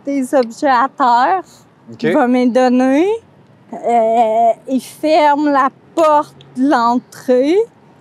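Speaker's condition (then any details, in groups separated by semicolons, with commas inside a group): Friedreich's ataxia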